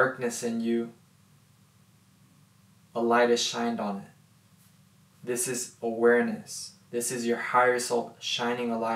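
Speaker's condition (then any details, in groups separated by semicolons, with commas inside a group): No condition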